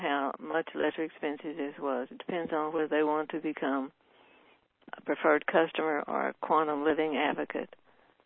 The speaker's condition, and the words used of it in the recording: Parkinson's disease. I appreciate your inviting my shaky voice.